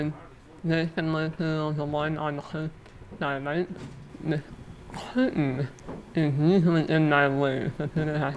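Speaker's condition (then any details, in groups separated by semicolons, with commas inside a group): Muscular dystrophy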